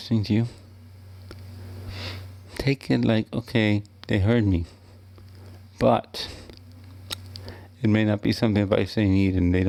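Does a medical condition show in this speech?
Yes: cerebral palsy; wheelchair user.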